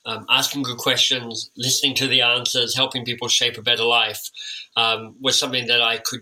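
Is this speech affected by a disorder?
Yes: cleft lip and palate; orthodontic treatment.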